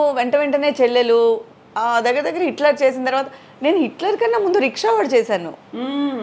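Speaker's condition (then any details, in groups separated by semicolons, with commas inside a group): No condition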